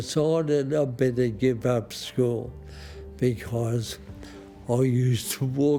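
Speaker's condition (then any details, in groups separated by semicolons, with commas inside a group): Motor neurone disease; about 30 years since diagnosis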